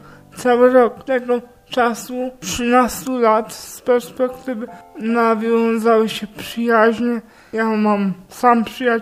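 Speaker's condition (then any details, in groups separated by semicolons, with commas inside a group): Cerebral palsy; childhood onset, moderate severity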